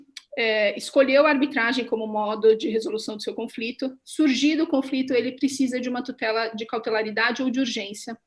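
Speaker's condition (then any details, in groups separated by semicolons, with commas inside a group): No condition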